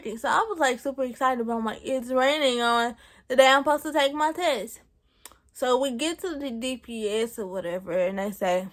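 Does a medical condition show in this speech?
Yes: cerebral palsy; present since birth.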